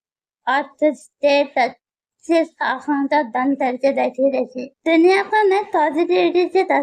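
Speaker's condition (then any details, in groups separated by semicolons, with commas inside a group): Muscular dystrophy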